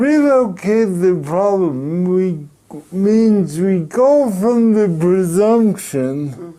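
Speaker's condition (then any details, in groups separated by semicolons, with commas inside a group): Cerebral palsy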